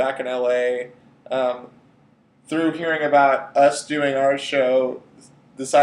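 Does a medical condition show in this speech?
No.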